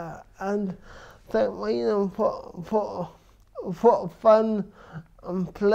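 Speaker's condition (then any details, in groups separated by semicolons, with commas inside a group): Cerebral palsy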